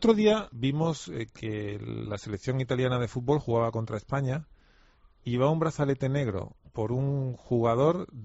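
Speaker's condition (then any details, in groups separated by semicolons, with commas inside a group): No condition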